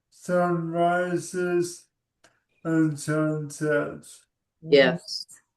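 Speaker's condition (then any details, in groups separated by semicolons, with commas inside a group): ALS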